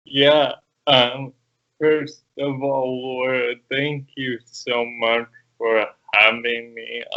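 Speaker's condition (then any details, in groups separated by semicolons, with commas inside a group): Cerebral palsy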